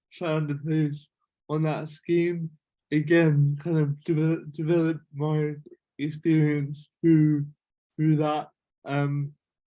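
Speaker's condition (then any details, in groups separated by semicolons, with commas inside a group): Cerebral palsy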